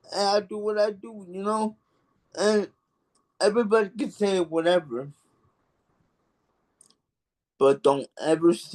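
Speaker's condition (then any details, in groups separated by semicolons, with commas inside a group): Cerebral palsy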